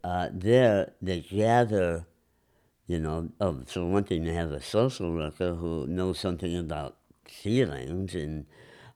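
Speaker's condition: Enlarged tongue from vascular growth; tongue and throat surgeries

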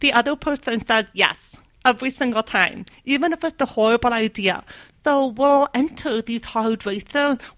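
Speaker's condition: Deafness; deaf from age 2

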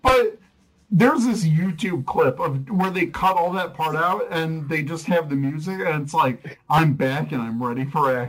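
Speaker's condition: No condition

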